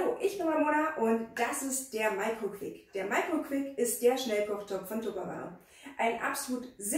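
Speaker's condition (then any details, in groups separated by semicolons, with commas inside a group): No condition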